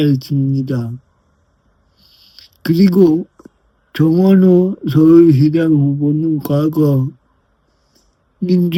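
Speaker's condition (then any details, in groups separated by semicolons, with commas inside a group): Brain lesion disability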